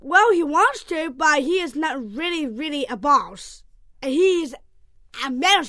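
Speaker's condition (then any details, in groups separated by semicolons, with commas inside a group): Down syndrome; delivering doctor concerned at once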